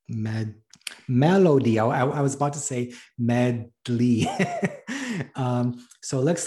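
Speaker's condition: Stuttering; lifelong stuttering, about three decades, stuttered a lot in high school; stutters much less now than before; stutters more when not podcasting, once avoided words like Toronto, stutters own name when disclosing; repeated sounds, prolonged sounds

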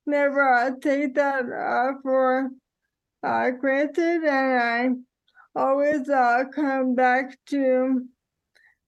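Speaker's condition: ALS; onset with a finger not working

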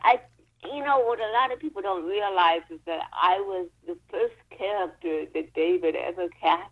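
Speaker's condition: Cerebral palsy; spinal cord surgery last summer, brace after surgery

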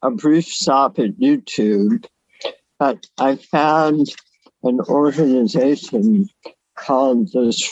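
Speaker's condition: Oral cancer salvage surgery, partial tongue, mandible and soft palate resection; 12-hour salvage surgery, MD Anderson, removed left lower jawbone, esophageal nerves, soft palate hole; severe dysphagia since salvage surgery, supraglottal swallow, Tongometer tongue training for safer swallow and articulation

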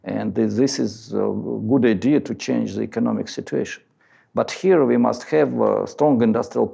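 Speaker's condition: No condition

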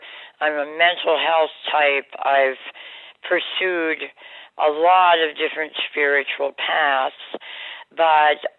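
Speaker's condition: Oral cancer surgery, jaw removal

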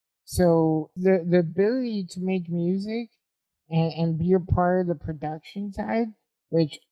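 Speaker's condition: Spinal muscular atrophy type 2

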